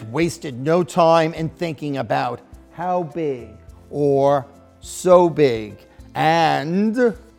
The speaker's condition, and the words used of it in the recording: None; typical speech.